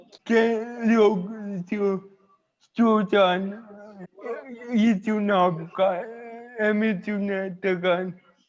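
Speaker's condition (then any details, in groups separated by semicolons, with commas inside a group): Cerebral palsy; cannot speak normally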